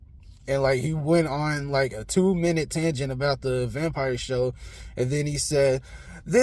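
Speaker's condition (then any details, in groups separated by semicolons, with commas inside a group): No condition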